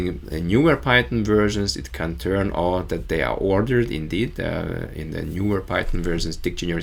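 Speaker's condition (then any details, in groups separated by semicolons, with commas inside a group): No condition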